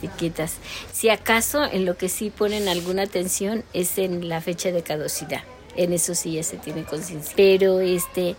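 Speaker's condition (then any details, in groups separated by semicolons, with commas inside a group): No condition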